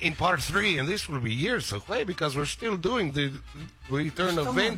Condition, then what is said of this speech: No condition.